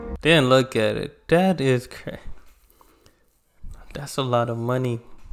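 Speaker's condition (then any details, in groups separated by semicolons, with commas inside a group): No condition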